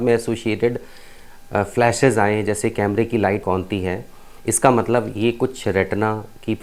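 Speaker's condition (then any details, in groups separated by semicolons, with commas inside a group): No condition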